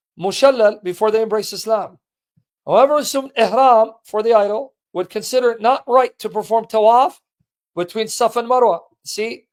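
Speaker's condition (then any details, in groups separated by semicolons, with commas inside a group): No condition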